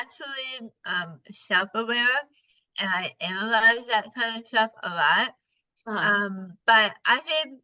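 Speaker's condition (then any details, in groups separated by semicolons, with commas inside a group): Partial glossectomy for tongue cancer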